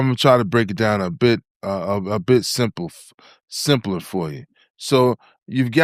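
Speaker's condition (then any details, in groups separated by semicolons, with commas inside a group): No condition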